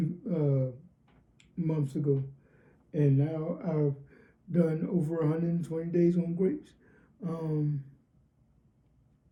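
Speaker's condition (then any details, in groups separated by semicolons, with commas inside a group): Cerebral palsy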